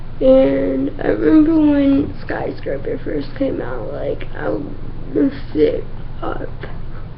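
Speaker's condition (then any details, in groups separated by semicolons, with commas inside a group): Cerebral palsy; from infancy, difficulty moving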